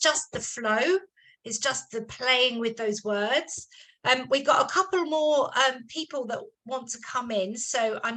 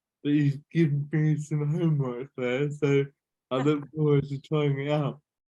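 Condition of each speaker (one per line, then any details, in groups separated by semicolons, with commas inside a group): No condition
Cerebral palsy; cerebral palsy, affects hands, types with two index fingers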